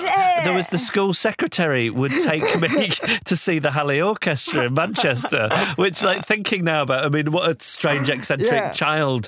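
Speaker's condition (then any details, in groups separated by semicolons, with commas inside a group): No condition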